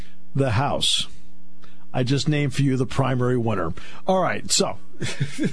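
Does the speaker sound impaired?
No.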